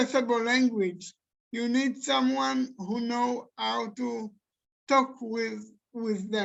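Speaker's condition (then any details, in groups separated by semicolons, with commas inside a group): Cerebral palsy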